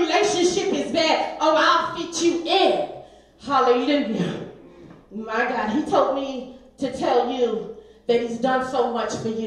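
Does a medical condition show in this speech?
No.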